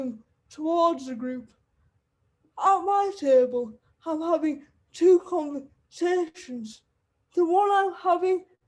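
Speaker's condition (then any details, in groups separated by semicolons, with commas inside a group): Cerebral palsy; wheelchair user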